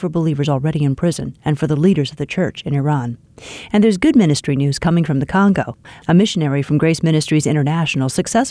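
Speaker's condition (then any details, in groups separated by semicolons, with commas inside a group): No condition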